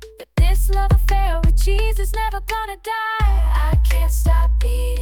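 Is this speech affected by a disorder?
No.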